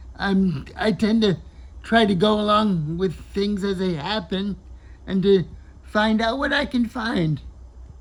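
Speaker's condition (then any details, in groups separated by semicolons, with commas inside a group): Cerebral palsy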